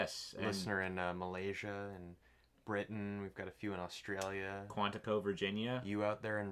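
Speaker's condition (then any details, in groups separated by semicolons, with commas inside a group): No condition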